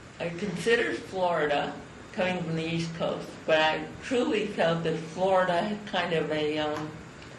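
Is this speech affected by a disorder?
Yes: cerebral palsy; from birth.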